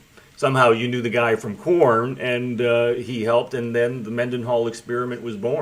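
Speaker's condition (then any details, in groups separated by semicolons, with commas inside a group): No condition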